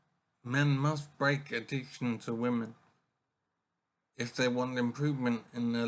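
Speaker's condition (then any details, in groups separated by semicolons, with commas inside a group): Brain injury; severe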